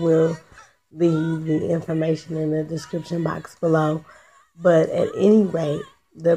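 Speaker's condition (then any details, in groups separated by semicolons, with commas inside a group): Cerebral palsy, spastic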